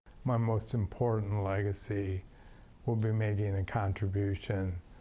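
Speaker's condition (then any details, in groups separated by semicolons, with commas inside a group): ALS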